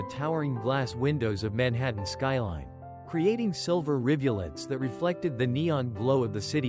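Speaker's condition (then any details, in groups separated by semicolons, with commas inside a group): No condition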